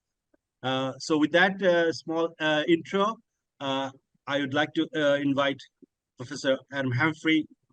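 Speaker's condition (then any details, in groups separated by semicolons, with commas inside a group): No condition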